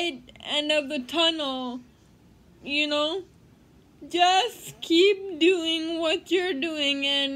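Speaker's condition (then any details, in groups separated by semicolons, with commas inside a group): Cerebral palsy; speech therapy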